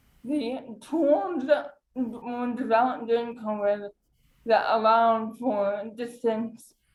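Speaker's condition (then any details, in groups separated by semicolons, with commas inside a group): Cerebral palsy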